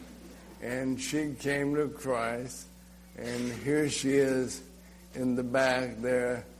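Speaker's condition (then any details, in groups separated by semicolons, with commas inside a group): ALS; end of life approaching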